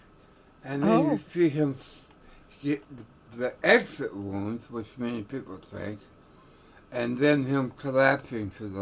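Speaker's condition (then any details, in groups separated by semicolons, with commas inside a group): Tongue cancer; radiation-treated tongue cancer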